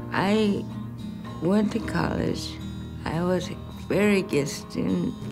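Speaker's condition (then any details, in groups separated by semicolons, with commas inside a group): Virus affecting speech; viral cause, affected motor skills and memory; gradually recovering; speech affected, gradually improving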